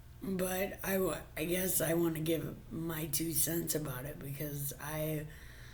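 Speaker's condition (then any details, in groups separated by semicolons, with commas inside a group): Brain injury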